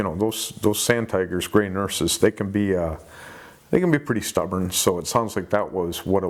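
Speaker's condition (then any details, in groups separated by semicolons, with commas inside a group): No condition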